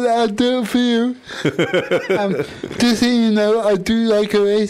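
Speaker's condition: Quadriplegic cerebral palsy; age 28

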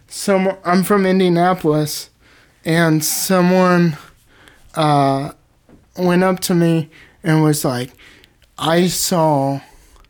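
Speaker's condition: Cerebral palsy, spastic

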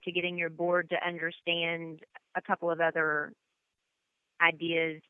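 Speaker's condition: No condition

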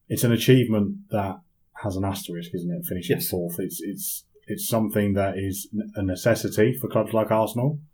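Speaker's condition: No condition

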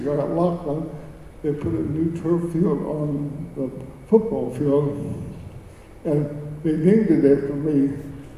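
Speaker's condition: Cerebral palsy; speech

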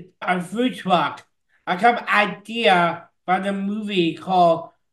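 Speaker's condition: Down syndrome

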